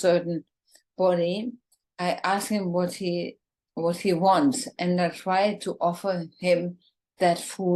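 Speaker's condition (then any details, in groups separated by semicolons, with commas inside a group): ALS, bulbar form, bulbar onset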